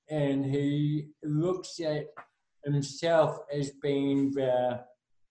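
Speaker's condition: Cerebral palsy; from birth, nerve messages hit speed bumps, naturally a little shaky, past daily hospital physiotherapy and speech therapy, stopped; speech sounds affected by cerebral palsy

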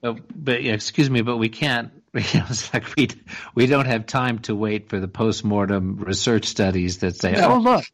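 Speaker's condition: No condition

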